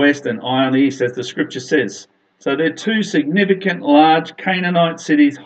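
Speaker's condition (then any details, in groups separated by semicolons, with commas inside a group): No condition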